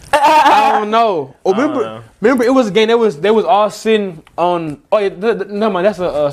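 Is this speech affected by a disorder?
Yes: stuttering; including when asking names at loud parties, sees stutter as obstacle to stand-up; here repeated words, prolonged sounds.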